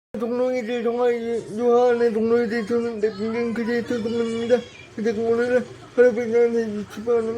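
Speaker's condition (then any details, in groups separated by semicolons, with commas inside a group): Brain lesion disability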